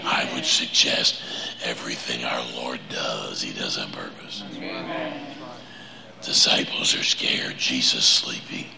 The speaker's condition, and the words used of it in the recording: Throat cancer. So you get my Batman voice tonight.